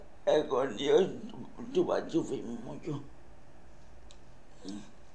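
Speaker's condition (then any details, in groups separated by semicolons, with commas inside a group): Cerebral palsy; uses wheelchair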